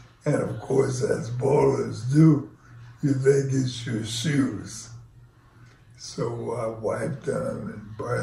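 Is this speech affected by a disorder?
Yes: ALS.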